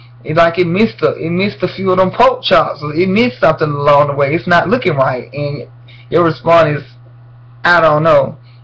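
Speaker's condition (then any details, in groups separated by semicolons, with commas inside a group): No condition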